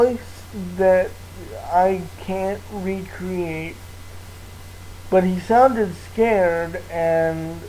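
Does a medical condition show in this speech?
Yes: cerebral palsy.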